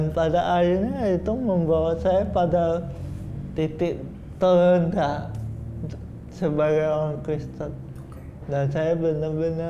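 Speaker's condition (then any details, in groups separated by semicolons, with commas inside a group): Cerebral palsy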